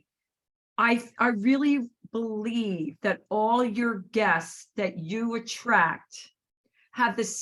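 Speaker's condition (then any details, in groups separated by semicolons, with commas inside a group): No condition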